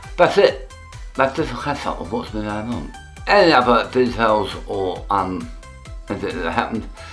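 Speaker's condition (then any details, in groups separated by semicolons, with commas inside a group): Tongue cancer; half tongue removed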